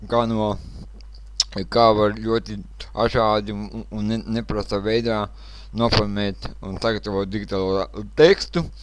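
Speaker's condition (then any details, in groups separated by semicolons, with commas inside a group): Cerebral palsy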